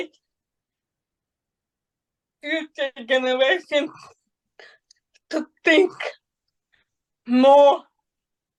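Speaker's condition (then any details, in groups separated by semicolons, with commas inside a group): Cerebral palsy; caused by severe neonatal jaundice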